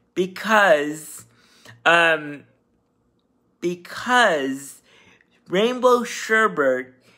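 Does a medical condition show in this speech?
Yes: cerebral palsy; leg spasticity, cannot straighten legs, impaired fingers, past operations.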